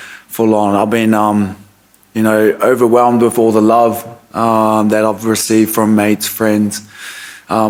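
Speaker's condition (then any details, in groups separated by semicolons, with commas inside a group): No condition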